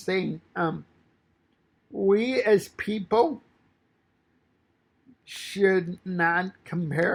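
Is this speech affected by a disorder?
Yes: cerebral palsy; fine motor impairment.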